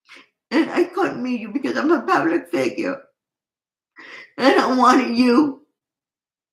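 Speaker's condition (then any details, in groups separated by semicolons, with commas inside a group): Cerebral palsy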